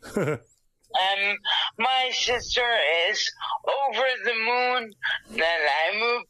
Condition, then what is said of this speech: Dysarthria. I do not have aphasia, which affects the memory.